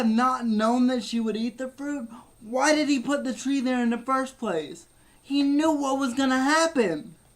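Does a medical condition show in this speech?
Yes: cerebral palsy.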